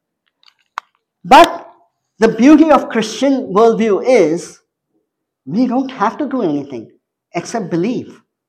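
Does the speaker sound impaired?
Yes: cleft palate; congenital cleft palate.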